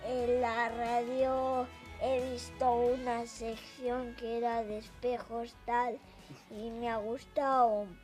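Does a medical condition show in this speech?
Yes: cerebral palsy; brain injury from premature twin birth, orthopedic aids for moving at home, private therapies.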